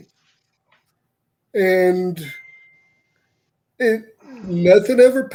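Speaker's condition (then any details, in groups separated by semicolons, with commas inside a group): Cerebral palsy; uses wheelchair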